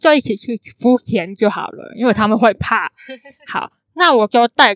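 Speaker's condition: Congenital hearing impairment; can sound sing-song

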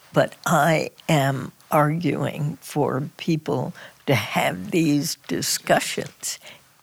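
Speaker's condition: Spasmodic dysphonia; in Portland

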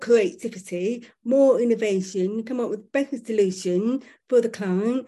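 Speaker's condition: Profoundly deaf, born profoundly deaf; profound deafness from birth

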